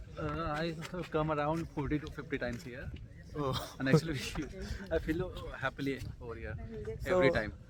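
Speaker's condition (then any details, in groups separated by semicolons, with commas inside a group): No condition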